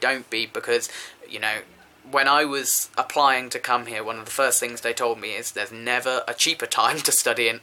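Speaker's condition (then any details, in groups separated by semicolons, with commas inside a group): No condition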